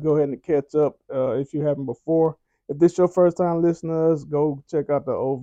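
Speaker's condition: No condition

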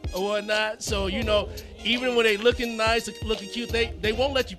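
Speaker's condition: No condition

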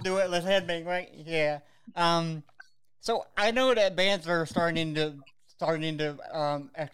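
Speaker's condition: Cerebral palsy; cerebral palsy since birth, knee pain

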